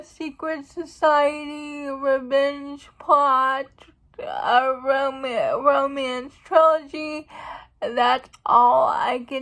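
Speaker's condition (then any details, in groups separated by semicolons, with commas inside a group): Cerebral palsy; uses wheelchair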